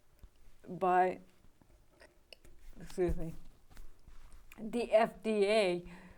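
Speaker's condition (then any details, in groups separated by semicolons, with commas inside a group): ALS; some pills hard to swallow, tongue twists on long words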